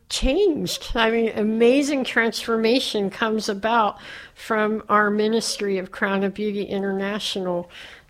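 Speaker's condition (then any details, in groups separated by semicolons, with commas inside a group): Cleft palate; surgery on cleft palate while growing up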